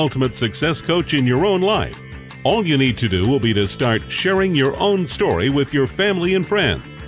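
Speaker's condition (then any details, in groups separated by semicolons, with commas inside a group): No condition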